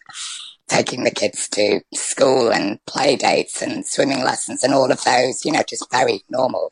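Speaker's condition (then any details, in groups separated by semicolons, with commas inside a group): Laryngectomy for throat cancer; rare throat cancer, laryngectomy at age 38, one week after diagnosis; about four and a half years after laryngectomy, speaking audibly in interview; natural voice lost, now speaks without natural voice, can be heard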